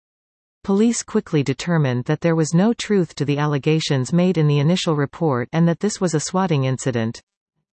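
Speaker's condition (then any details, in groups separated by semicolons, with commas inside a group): No condition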